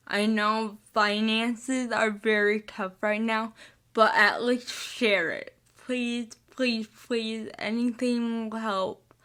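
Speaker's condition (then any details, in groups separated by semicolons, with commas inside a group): Spastic cerebral palsy, mixed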